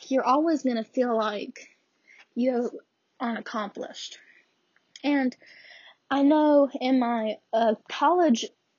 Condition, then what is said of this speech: Stuttering. When I'm at home, I stutter a lot to my mom and uh, uh, uh, uh, dad and all them